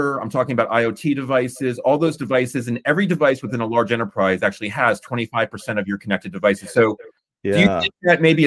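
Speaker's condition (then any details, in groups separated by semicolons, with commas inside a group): No condition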